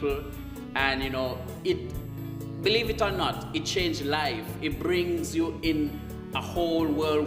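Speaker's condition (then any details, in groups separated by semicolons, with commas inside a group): No condition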